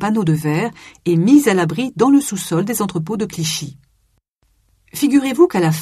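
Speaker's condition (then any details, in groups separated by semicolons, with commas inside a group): No condition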